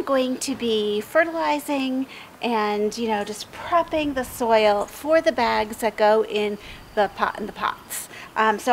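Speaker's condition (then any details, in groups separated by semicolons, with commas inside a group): No condition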